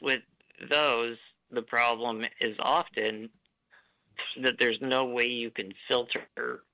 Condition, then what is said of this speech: Muscular dystrophy. And you may hear the ventilator I use currently that I use to breathe.